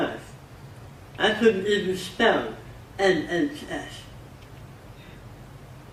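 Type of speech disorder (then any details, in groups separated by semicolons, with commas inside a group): Dysarthria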